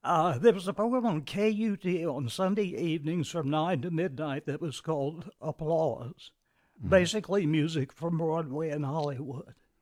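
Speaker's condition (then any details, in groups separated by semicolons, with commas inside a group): Vocal dysphonia; onset while working at KUT radio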